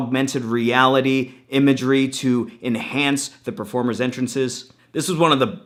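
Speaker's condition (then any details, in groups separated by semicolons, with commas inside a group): No condition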